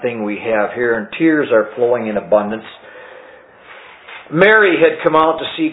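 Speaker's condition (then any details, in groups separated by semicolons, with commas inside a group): No condition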